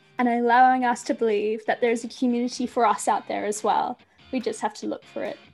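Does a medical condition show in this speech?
No.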